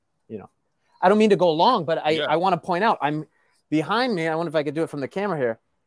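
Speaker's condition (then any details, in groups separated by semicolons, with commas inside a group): No condition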